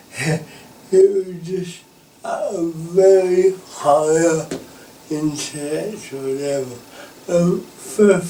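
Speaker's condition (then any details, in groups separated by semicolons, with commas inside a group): Cerebral palsy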